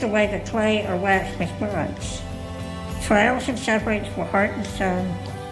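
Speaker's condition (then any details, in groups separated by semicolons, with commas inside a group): Cleft lip and palate, Goldenhar syndrome; congenital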